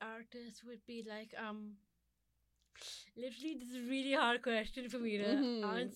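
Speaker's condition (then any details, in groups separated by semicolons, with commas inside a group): Down syndrome; described as a learning disability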